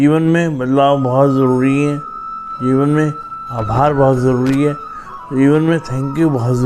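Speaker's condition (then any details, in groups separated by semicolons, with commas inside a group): Cerebral palsy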